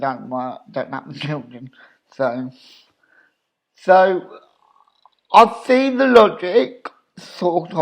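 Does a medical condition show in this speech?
Yes: cerebral palsy; obvious speech impediment.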